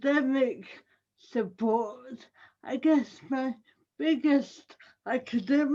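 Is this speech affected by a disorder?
Yes: cerebral palsy; audible speech impairment.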